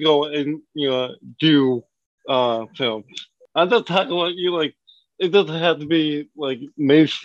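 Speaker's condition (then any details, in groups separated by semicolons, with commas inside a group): Cerebral palsy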